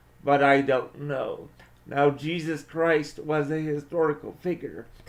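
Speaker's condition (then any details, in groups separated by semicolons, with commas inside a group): Cerebral palsy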